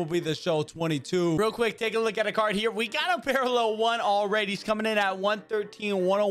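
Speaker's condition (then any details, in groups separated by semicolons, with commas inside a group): No condition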